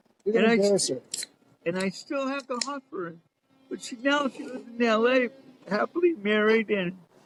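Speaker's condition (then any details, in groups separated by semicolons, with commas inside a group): Cerebral palsy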